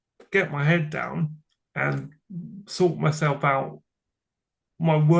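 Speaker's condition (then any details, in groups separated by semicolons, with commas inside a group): Cerebral palsy; from birth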